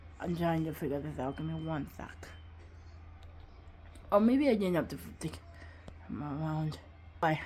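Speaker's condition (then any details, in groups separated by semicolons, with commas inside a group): Cerebral palsy, quadriplegic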